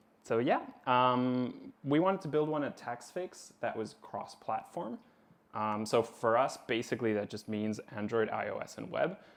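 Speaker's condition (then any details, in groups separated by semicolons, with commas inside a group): No condition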